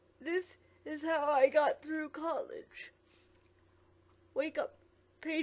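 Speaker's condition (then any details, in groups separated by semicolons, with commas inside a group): Quadriplegic cerebral palsy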